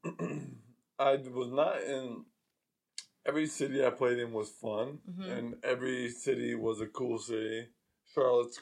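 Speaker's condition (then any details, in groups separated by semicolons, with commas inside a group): ALS; progressive weakness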